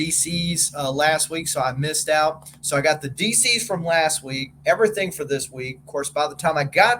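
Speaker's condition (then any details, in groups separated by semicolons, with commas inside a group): No condition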